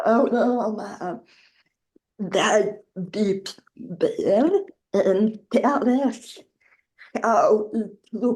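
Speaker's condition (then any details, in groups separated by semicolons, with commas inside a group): Generalized dystonia; generalized, leg weakness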